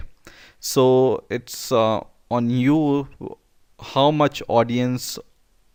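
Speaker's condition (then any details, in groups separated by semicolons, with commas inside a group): No condition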